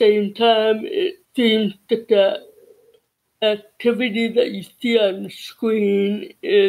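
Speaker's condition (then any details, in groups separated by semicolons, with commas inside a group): Cerebral palsy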